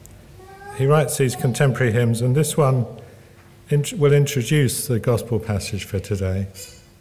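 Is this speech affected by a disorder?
Yes: Parkinson's; Parkinson's exercise programmes, table tennis and snooker groups.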